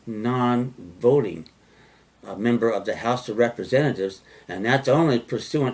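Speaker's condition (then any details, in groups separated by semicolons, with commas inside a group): No condition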